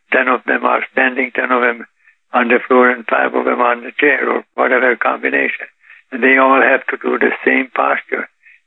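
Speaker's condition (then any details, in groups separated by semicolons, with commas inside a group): Parkinson's disease; now 84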